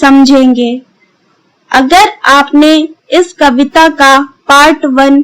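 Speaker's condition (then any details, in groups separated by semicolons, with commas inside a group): No condition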